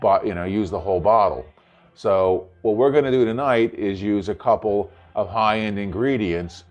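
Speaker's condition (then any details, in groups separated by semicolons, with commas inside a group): No condition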